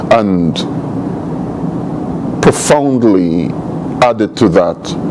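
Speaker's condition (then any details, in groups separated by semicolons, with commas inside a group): No condition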